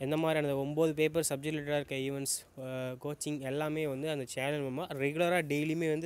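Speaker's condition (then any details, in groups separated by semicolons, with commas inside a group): No condition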